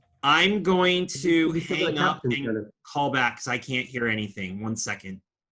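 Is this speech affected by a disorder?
No.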